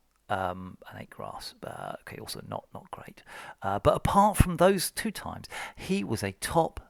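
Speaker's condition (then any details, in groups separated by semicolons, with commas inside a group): No condition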